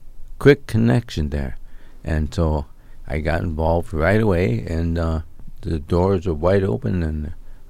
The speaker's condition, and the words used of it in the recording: ALS (motor neuron disease). I know you mentioned before we got on the air that it may affect your speech a little bit, so hope people